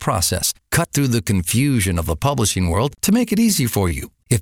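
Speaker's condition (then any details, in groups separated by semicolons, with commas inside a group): No condition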